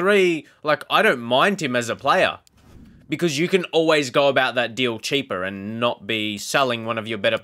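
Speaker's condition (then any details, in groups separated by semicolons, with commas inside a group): No condition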